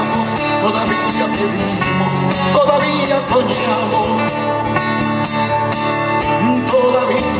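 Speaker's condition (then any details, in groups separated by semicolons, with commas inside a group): No condition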